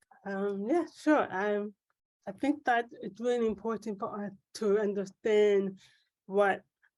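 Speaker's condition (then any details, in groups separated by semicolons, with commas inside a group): Cerebral palsy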